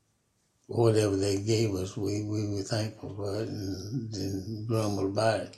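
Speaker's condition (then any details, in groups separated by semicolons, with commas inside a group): Parkinson's; about 5 years since onset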